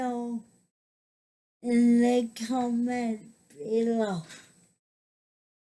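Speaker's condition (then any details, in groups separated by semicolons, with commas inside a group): Cerebral palsy; speech affected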